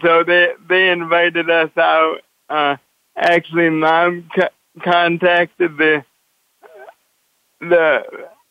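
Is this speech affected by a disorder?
Yes: cerebral palsy; brain cannot reliably direct muscles, walks with walker, must consciously control every movement including holding head up.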